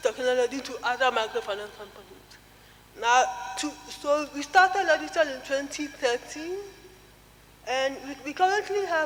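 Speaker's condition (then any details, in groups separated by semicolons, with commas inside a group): Cerebral palsy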